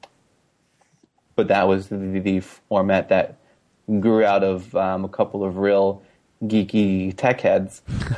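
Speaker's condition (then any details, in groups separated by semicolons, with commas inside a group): Stuttering; talks more freely about and advertises stuttering, less ashamed since joining Stutter Social hangouts; prolonged sounds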